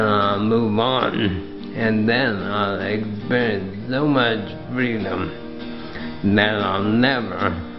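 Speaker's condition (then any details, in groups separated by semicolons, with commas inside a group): ALS; affects speech and breathing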